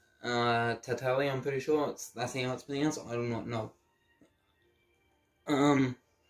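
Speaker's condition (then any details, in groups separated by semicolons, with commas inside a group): No condition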